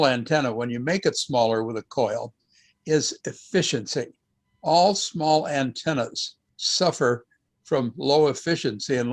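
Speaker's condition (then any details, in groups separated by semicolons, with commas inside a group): No condition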